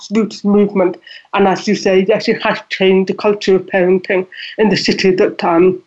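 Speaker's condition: Deafness; relies on lip reading; deafness audible in voice

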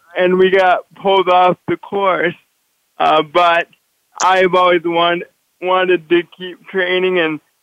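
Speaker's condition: Cerebral palsy; walks with walker

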